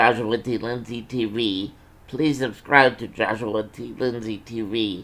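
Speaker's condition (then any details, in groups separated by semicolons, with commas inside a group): Cerebral palsy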